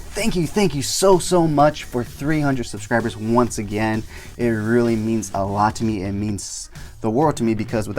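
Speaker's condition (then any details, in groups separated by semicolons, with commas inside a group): No condition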